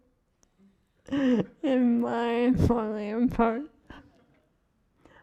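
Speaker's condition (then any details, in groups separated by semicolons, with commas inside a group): ALS; cannot eat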